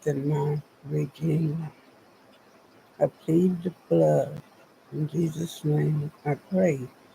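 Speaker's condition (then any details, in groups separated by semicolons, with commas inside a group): Spinal neurosarcoidosis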